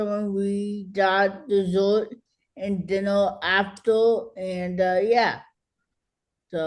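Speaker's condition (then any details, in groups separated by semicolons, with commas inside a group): Cerebral palsy; affects speech and fine motor skills; speech harder to understand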